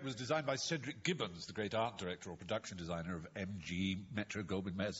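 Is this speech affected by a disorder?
No.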